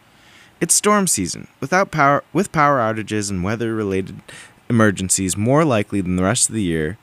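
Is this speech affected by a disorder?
No.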